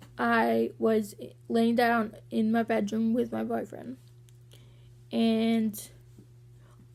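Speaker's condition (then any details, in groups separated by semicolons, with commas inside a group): Cerebral palsy; walking sometimes hard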